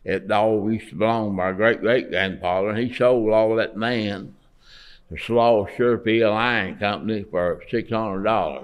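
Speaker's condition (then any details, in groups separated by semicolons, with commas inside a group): Parkinson's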